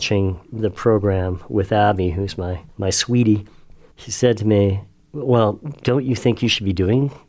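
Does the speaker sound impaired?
Yes: cleft lip and palate, severe; does cartoon voices for part of living.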